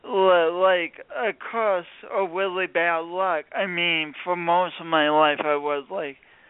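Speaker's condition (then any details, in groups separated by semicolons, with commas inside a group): Speech impediment from birth injury; born few weeks early, oxygen loss on way to emergency room, coordination differences; speech impediment sounding unlike a regional accent, not a Midwestern accent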